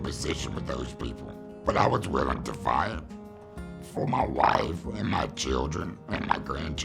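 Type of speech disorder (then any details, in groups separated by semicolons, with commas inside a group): Speech with a voice prosthesis; laryngeal cancer, total laryngectomy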